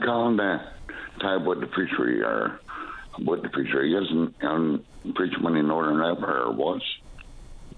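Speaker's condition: Stroke; slurred speech at times, glitches and missing words

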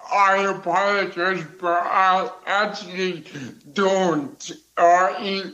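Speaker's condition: Cerebral palsy

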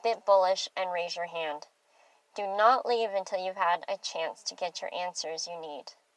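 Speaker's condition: Bilateral cleft lip and palate; congenital

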